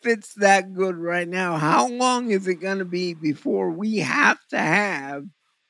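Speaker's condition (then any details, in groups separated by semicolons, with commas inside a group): Cerebral palsy; visual focusing difficulty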